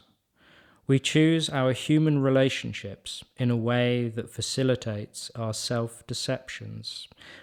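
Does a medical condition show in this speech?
No.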